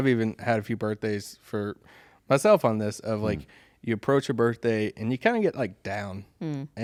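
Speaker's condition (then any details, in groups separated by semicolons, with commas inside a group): No condition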